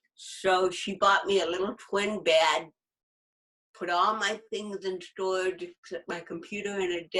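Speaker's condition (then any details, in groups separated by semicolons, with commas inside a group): Cerebral palsy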